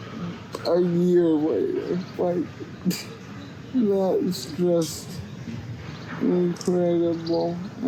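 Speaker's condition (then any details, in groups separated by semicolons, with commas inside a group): Cerebral palsy; cannot walk unaided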